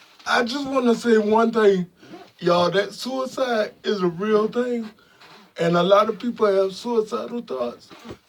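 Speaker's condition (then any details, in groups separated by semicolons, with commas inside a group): Spastic quadriplegic cerebral palsy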